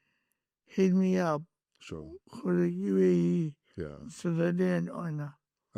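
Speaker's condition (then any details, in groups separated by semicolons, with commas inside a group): Cerebral palsy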